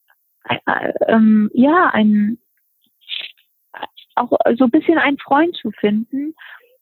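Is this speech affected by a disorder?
Yes: stuttering; since early childhood, logopedics, no reading aloud at school, four-week VIPER-model desensitization intensive therapy at 15; age 28, much internal stuttering, audible stuttering less, more audible in some phases; brief pause then continues without audible stutter, feels symptoms before heard; here repeated sounds, blocks.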